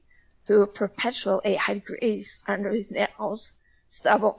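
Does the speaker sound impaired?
Yes: spasmodic dysphonia; voice cracking, may sound nervous, injections caused muteness for a month then very soft voice.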